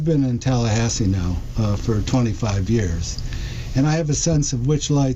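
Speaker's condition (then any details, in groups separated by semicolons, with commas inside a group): Parkinson's disease; diagnosed almost 4 years ago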